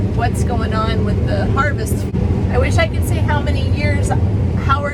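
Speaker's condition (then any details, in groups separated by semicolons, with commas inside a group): No condition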